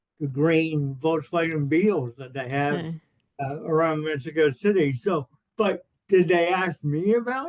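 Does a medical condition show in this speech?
Yes: cerebral palsy.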